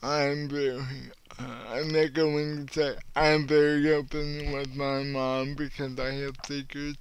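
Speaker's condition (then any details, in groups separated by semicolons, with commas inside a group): Cerebral palsy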